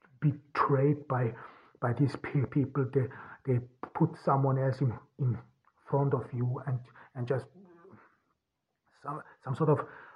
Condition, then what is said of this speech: Stuttering. That is indeed some distortion. However, I wanted to make sure, so I do not use any voice enhancements whatsoever.